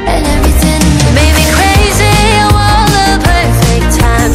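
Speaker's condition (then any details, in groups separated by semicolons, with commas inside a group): No condition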